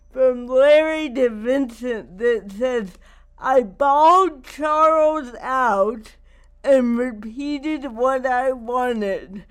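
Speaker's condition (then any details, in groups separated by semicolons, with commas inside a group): Cerebral palsy; not degenerative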